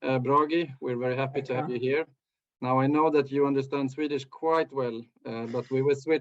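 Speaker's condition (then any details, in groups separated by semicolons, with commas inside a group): No condition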